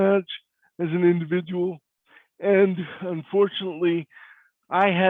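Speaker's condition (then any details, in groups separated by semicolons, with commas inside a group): Cerebral palsy; cannot walk; voice is different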